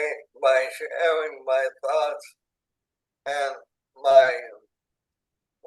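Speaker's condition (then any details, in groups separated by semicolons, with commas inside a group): ALS, speech-generating device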